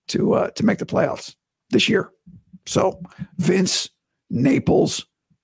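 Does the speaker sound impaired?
Yes: vocal cord surgery recovery; recovering from vocal cord surgery, starting vocal coach physical therapy today, doctor approves talking.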